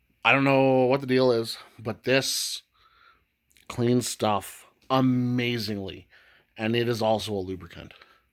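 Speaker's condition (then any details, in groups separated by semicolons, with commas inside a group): No condition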